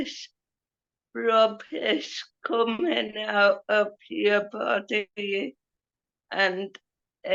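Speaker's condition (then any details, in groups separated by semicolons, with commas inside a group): Cerebral palsy; affects speech and mobility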